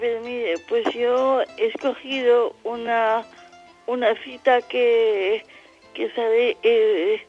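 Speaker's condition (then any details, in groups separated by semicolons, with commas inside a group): Cerebral palsy; infantile onset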